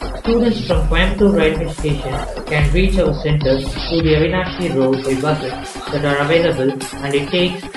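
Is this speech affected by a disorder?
No.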